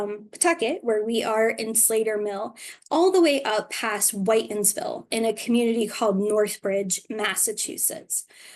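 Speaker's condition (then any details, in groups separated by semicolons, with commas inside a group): No condition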